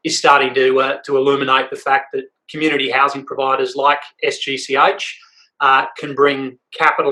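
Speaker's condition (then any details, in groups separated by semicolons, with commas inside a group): No condition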